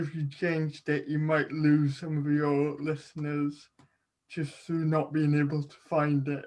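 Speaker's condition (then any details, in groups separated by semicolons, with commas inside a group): Cerebral palsy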